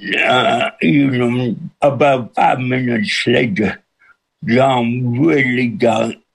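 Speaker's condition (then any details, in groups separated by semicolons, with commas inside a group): Cerebral palsy with speech impediment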